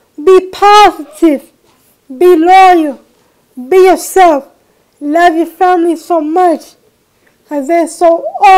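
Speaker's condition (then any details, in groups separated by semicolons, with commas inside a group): Cerebral palsy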